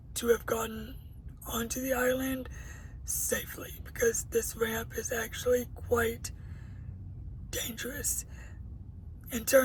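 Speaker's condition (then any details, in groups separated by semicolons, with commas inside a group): Cerebral palsy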